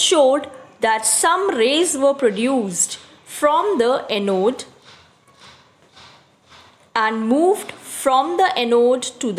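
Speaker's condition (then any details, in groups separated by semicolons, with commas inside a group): No condition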